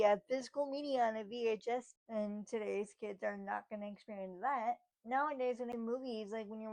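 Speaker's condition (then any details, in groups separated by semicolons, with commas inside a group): Cerebral palsy, spastic; from birth, muscle spasms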